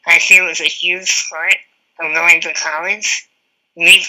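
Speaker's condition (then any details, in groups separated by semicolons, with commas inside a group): Spinal muscular atrophy; wheelchair user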